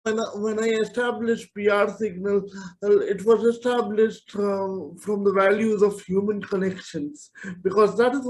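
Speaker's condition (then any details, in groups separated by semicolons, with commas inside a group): Cerebral palsy; from birth, whole body movement affected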